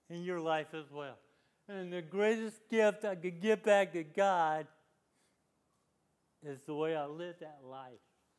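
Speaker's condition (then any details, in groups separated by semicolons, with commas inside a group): Cerebral palsy; lifelong disability since youth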